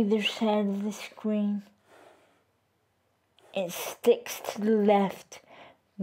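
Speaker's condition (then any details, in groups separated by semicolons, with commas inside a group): Cerebral palsy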